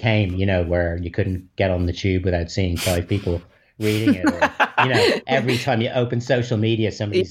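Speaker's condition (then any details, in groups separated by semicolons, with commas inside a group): No condition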